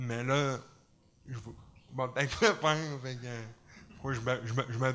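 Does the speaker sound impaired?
Yes: cerebral palsy; cerebral palsy mainly affecting nervous system, uses crutches, past operation with lost lower-body feeling afterward.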